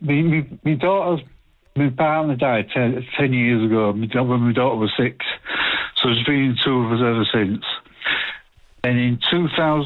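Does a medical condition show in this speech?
Yes: Parkinson's disease; DBS implant, DBS surgery couple of years ago, worsening over last 18 months; symptoms much better since surgery, frequent falls, very poor balance, repeated hospital visits after falls.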